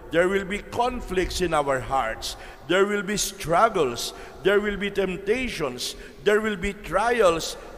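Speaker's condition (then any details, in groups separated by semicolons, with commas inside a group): No condition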